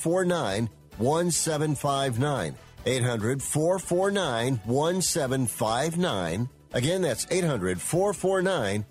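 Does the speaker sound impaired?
No.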